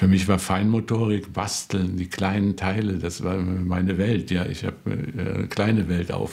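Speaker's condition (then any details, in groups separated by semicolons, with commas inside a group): Parkinson's disease; at least 8 years, lost fine motor skill, reduced arm swing when walking; name retrieval difficulties, formerly a very quick talker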